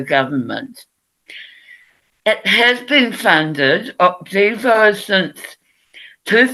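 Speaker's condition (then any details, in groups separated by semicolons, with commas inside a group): Head and neck cancer; surgery, radiotherapy, dental implants; severe dental and oral issues, further mouth surgery pending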